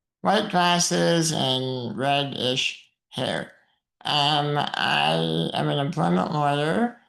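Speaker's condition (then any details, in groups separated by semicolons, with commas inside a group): Muscular dystrophy; uses wheelchair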